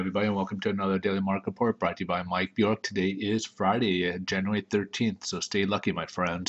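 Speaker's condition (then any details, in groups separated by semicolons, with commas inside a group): No condition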